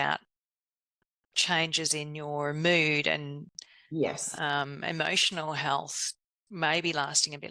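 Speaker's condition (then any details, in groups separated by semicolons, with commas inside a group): No condition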